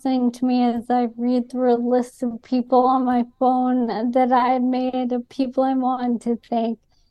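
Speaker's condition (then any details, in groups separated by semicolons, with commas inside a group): ALS; diagnosed within about past year, on the one approved ALS medication since diagnosis, symptom-directed treatments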